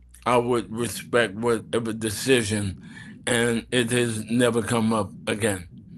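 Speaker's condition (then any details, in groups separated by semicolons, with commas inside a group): ALS; bulbar onset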